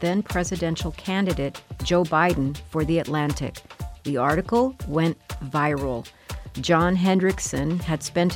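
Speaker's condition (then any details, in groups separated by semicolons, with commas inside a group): No condition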